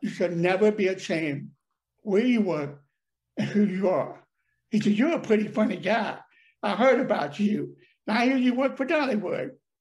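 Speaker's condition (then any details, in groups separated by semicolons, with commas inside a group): Deafness; paralysis on one side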